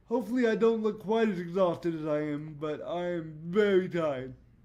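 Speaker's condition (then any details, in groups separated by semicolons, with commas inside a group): Cerebral palsy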